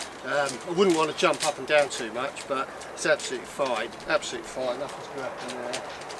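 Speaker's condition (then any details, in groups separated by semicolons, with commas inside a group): No condition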